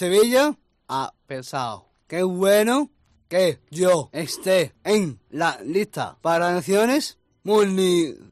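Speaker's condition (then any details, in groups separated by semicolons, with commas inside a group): Down syndrome; congenital, severe congenital heart disease, several heart surgeries in first year and a half, early stimulation; adult, 23 years old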